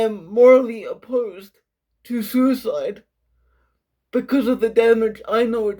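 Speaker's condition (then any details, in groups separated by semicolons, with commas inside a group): Quadriplegic cerebral palsy; affects speech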